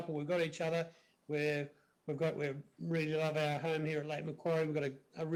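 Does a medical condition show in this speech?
No.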